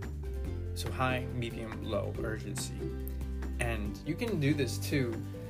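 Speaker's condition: No condition

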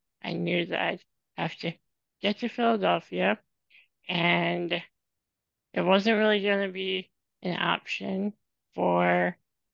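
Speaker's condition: Spinal muscular atrophy; depends on caregivers

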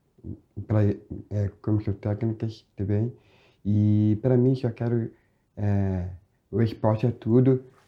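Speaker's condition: Down syndrome; 26 years old

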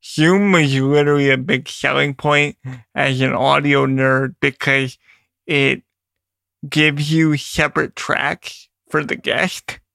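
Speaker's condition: Cerebral palsy, quadriplegic

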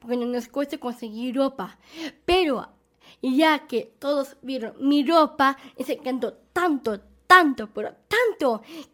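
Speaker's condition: Down syndrome; present from birth

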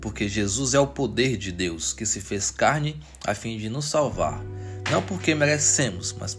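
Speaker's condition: No condition

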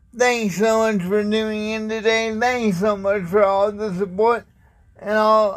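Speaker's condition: Cerebral palsy

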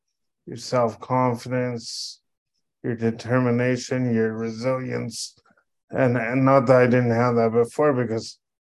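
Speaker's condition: Cerebral palsy; contractions compressing

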